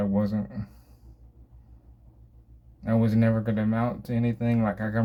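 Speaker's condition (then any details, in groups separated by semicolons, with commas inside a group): Cerebral palsy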